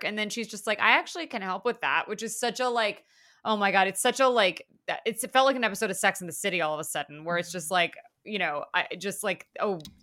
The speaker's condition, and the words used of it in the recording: No condition.